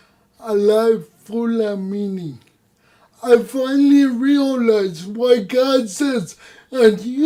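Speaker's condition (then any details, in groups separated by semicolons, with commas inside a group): Cerebral palsy; no voice control, unusual voice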